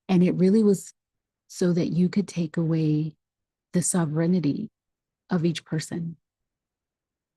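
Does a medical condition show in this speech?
No.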